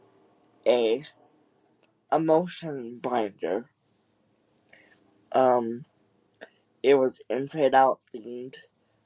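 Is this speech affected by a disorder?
Yes: cerebral palsy; wheelchair user.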